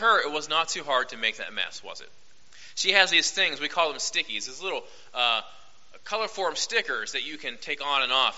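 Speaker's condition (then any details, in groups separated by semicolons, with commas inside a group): No condition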